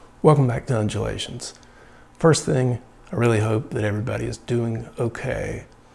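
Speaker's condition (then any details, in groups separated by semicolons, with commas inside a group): No condition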